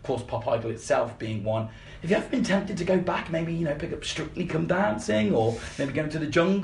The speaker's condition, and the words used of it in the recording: None; typical speech.